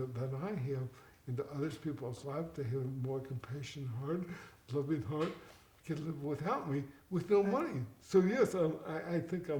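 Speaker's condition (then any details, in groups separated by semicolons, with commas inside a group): Cerebral palsy, mild; persists into adulthood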